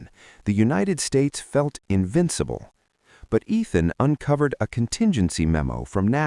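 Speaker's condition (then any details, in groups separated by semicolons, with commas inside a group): No condition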